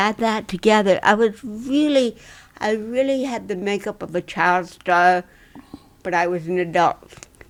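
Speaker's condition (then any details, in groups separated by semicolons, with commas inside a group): Cerebral palsy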